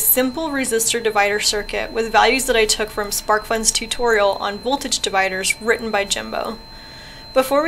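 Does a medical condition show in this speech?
No.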